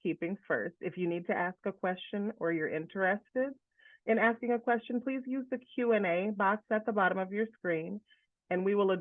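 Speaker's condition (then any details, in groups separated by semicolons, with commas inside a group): No condition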